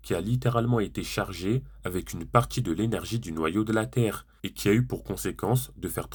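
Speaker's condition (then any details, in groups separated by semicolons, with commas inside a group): No condition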